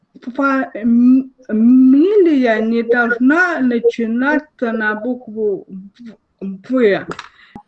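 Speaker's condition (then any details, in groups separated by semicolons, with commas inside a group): Cerebral palsy, spastic diplegia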